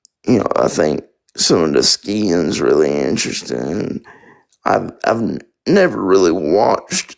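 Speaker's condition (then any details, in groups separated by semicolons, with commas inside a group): Spastic quadriplegic cerebral palsy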